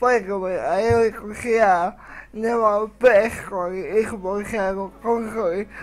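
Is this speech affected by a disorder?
Yes: cerebral palsy.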